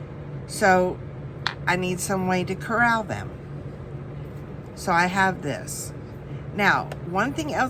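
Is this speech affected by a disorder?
No.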